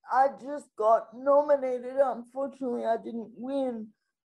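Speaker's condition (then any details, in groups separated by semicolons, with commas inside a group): Spastic quadriplegic cerebral palsy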